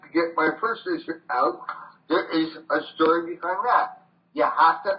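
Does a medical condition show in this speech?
Yes: voice box damage from tracheostomy; brain injury from smoke inhalation, carbon monoxide poisoning, voice box damaged by medic's trach tube; cannot sing as before, ongoing voice challenge.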